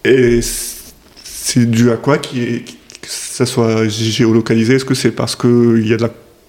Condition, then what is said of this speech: Stuttering. Ce podcast est aussi pour moi un traitement pour m'aider à mieux m'exprimer et mieux assumer mon bégaiement.